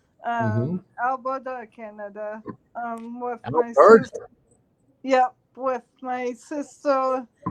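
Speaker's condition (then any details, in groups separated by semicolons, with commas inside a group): Cerebral palsy; since birth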